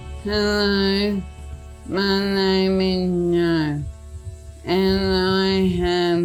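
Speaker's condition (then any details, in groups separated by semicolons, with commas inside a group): Motor neurone disease, speech-generating device; synthesized voice mimics impaired speech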